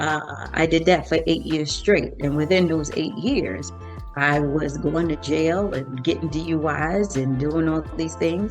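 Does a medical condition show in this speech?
No.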